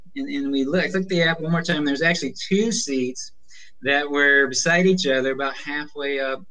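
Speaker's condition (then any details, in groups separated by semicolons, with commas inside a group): No condition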